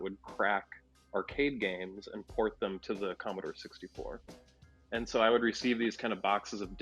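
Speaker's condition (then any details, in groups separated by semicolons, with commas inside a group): No condition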